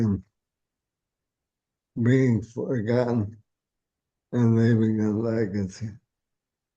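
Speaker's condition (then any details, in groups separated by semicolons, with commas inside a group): ALS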